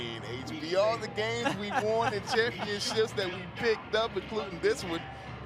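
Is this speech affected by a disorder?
No.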